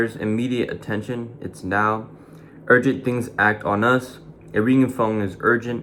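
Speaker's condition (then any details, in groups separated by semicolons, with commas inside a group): No condition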